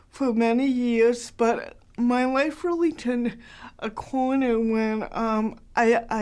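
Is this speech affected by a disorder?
Yes: cerebral palsy, mild; hard to understand.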